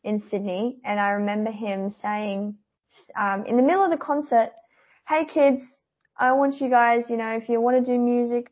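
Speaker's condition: Cleft palate; congenital cleft palate

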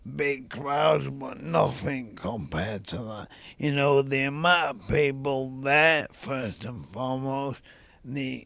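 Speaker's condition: ALS (motor neurone disease); lags in banter

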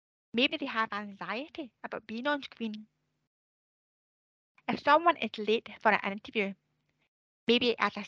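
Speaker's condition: Deafness; speech sometimes affected

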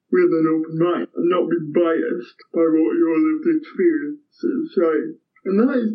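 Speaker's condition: Cerebral palsy; affects walking and balance

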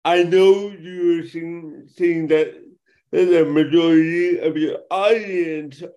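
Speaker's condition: Cerebral palsy; affects speech

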